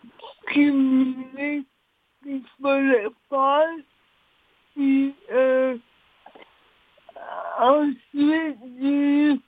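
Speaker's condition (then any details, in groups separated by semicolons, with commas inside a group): Cerebral palsy; speech affected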